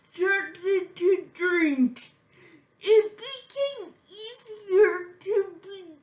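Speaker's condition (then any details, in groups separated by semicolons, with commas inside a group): Physical speech impairment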